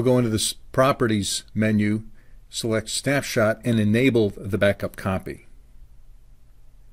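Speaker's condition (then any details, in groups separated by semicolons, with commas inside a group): No condition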